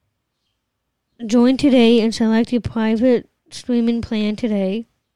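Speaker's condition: Down syndrome; trisomy 21, congenital

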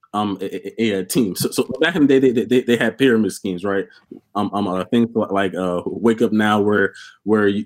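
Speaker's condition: Stuttering; stuttered all life since childhood; repeated sounds, repeated words

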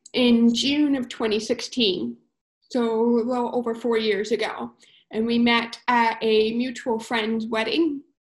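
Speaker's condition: Profound deafness, cochlear implant, congenital profound hearing loss; cochlear implant chosen by doctor father

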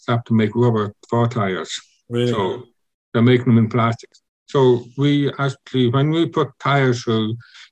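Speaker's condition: Congenital deafness; born deaf

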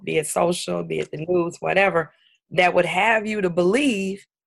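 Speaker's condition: No condition

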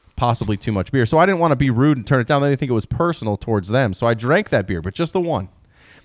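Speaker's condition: No condition

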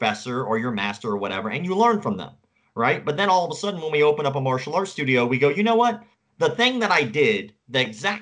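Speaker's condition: Cleft palate; facial scars

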